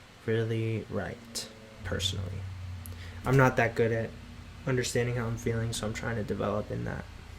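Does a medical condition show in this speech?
No.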